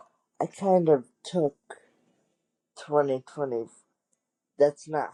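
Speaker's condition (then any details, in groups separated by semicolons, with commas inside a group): Cerebral palsy; wheelchair user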